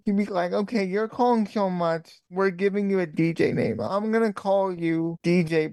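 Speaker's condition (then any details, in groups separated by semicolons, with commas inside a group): Spastic quadriplegic cerebral palsy; diagnosed age two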